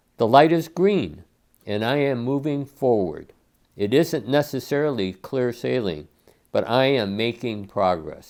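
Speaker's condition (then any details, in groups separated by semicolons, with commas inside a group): No condition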